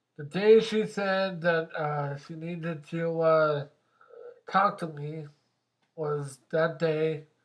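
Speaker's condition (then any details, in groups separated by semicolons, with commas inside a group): Mobius syndrome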